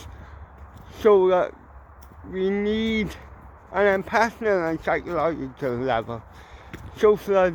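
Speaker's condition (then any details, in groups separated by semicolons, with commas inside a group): Cerebral palsy; mild, ataxic type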